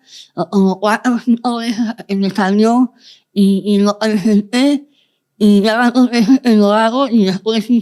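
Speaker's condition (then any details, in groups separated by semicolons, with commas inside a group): Moebius syndrome, congenital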